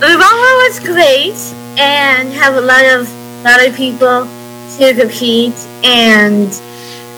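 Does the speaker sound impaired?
Yes: Down syndrome.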